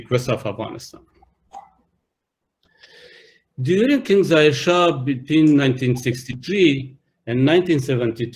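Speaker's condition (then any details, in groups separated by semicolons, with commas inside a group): No condition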